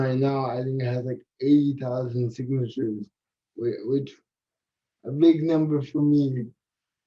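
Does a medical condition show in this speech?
Yes: cerebral palsy.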